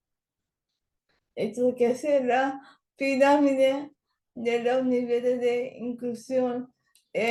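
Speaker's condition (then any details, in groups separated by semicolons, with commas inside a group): Cerebral palsy; language areas of brain affected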